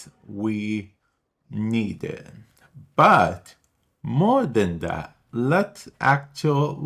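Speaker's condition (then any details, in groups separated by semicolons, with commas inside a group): Cerebral palsy; affects speech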